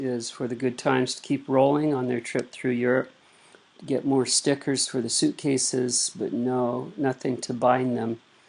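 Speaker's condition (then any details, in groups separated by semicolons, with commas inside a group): No condition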